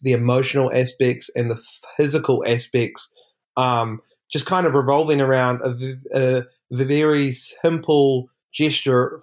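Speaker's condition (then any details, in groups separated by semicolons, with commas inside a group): Stuttering; stuttering since youth, McGuire workshop in Australia about 15 years ago, later SAY community and NSA chapter; speaks openly with stutter, fear barrier still partly present; formerly hid stutter, tried to speak fluently, now speaks as he speaks; prolonged sounds, blocks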